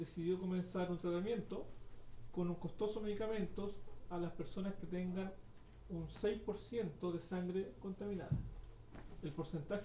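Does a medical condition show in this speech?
No.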